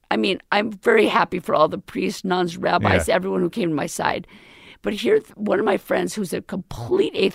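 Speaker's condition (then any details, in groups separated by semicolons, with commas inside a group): Left vocal cord paralysis, left unilateral; still hard to swallow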